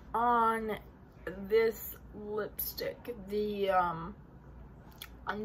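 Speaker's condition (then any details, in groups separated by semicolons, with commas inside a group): Cerebral palsy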